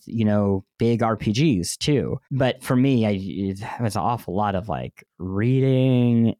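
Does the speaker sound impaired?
Yes: cleft lip and palate; bandaged.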